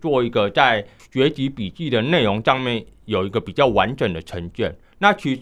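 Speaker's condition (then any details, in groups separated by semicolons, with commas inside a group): Hearing impairment, high-frequency hearing loss, mild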